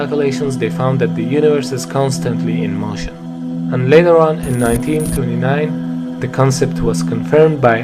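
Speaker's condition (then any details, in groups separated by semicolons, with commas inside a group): No condition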